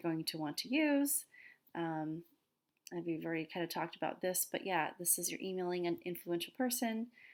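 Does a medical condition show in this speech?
No.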